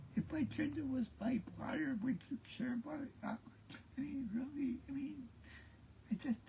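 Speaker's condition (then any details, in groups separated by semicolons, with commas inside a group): Cerebral palsy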